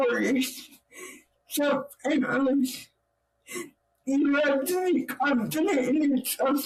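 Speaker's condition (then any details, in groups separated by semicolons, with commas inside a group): Cerebral palsy; own voice needs subtitles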